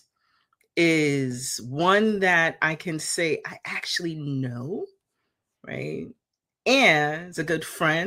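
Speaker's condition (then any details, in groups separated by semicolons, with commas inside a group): No condition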